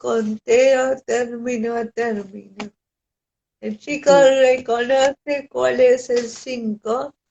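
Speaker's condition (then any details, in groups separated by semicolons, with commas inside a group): Cerebral palsy; respiratory arrest at birth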